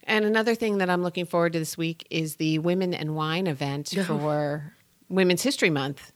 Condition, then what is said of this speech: No condition.